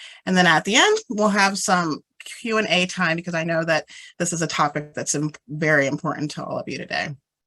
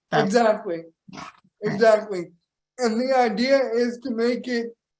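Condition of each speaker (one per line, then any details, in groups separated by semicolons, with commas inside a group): No condition
Cerebral palsy; power wheelchair; receives therapy services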